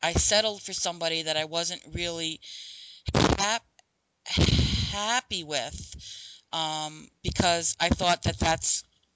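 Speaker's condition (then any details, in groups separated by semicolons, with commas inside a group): Stuttering; stuttering first remembered around age five, covert most of adult life, open about it for about 4 years; hid stuttering by avoiding talking and switching words, later slipping out more; repeated sounds, prolonged sounds, blocks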